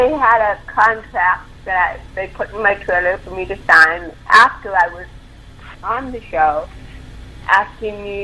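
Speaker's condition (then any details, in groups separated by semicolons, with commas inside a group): Cerebral palsy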